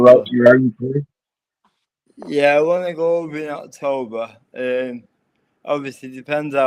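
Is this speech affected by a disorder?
Yes: cerebral palsy.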